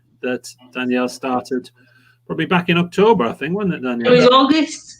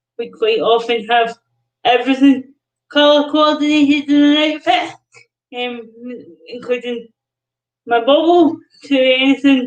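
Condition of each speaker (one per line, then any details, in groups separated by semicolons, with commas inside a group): No condition
Cerebral palsy; premature birth, infant breathing stop, non-progressive; predicted never to talk, now talks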